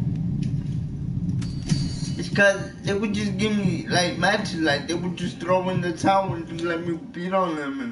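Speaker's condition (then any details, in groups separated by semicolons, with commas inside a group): Cerebral palsy; with scoliosis, unable to walk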